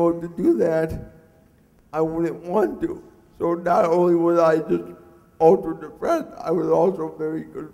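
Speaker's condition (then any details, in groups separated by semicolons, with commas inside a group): Cerebral palsy; mixed quadriplegic type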